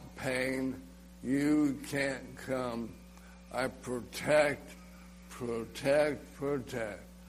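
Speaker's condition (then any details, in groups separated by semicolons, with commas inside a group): ALS; choking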